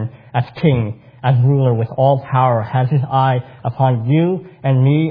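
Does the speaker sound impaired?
Yes: cleft palate; congenital cleft palate.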